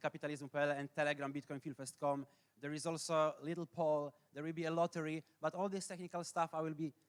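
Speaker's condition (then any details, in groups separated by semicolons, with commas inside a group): No condition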